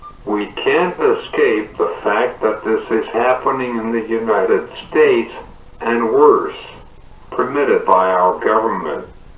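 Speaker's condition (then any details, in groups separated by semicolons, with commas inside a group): Cerebral palsy; uses wheelchair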